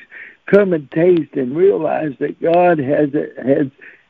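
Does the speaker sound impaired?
Yes: cerebral palsy; since birth, birth defect, never able to run.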